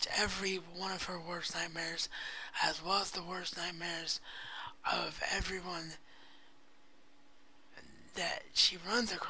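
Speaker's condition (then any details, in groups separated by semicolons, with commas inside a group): Cerebral palsy; wheelchair bound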